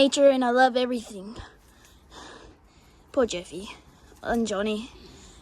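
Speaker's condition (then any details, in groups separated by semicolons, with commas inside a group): No condition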